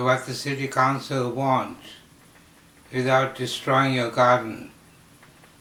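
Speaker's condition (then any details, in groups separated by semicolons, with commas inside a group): Slurred speech from poisoning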